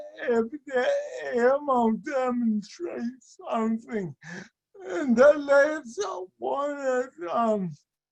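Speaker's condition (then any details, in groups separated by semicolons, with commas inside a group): Speech and mobility impairment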